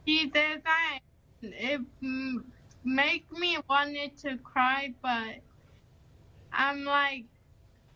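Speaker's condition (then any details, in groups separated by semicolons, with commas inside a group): Cerebral palsy; mostly in wheelchair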